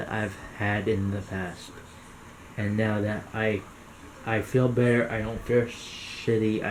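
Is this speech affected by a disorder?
Yes: cerebral palsy; caused by stroke hours after birth.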